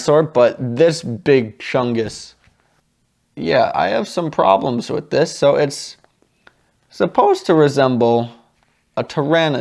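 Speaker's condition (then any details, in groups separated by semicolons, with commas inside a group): No condition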